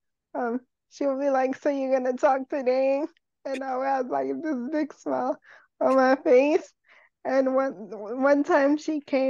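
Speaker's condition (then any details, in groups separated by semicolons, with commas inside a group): Cerebral palsy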